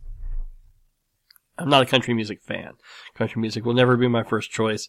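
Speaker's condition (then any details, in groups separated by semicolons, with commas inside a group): Cleft lip and palate; nose still slightly crooked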